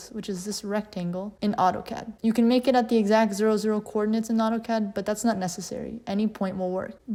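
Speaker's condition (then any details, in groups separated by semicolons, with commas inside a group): No condition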